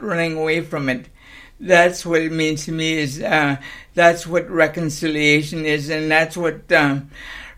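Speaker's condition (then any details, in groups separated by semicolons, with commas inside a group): Cerebral palsy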